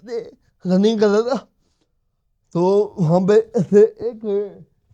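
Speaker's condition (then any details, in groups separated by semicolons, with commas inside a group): Cerebral palsy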